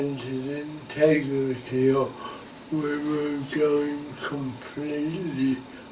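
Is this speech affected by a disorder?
Yes: cerebral palsy.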